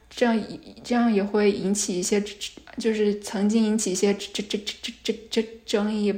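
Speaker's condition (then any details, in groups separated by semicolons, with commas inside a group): Stuttering; frequent repetitions of initial syllables and sounds, fillers; repeated sounds, prolonged sounds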